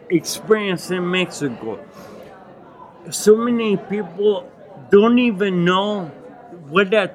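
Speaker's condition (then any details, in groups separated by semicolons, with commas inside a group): Acquired ataxia with dysarthria, acquired; Lance-Adams syndrome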